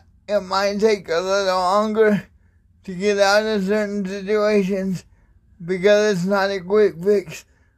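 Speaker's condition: Cerebral palsy

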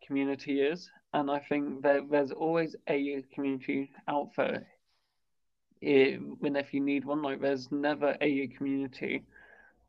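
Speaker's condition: Stammer; diagnosed around age 3 to 4, delayed first words, weekly school therapy for first 10 years; stammering more than usual in recording, which is rare; severity varies by word, better after socialising, worse working from home, uses stammer-safe substitute words; prolonged sounds

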